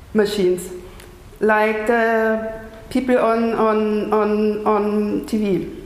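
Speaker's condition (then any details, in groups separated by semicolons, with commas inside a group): Stuttering; lifelong stutter, neurological cause, speech therapy in youth, jaw, belly and leg cramps from suppressing stutter; audibly stuttering during lecture performance; repetitions, blocks, stutters on own name, slower than fluent speakers, amount varies daily, smooth repetitions when unafraid; repeated words, prolonged sounds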